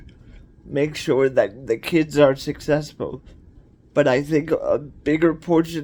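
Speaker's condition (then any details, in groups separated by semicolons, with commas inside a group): Cerebral palsy; cerebral palsy, wheelchair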